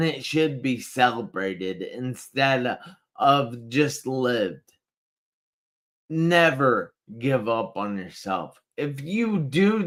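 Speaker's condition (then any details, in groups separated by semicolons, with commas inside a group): Traumatic brain injury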